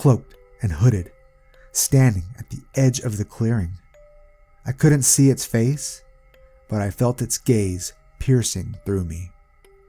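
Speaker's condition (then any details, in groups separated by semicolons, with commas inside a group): No condition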